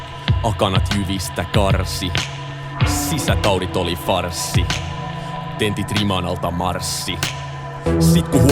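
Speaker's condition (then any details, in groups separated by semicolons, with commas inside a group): No condition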